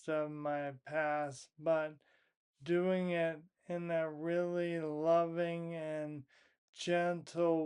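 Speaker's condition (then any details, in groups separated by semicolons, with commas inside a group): Primary lateral sclerosis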